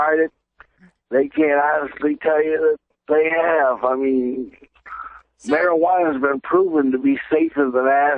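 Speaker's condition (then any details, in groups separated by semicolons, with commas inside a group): Cerebral palsy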